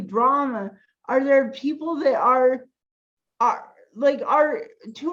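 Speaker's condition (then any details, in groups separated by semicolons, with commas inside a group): Cerebral palsy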